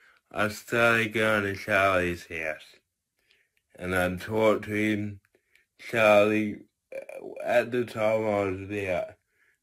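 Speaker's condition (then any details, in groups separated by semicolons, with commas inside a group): Cerebral palsy; from birth, tight muscles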